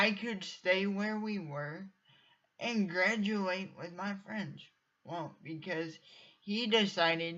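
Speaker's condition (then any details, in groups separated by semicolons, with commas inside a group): Cerebral palsy; from birth, uses wheelchair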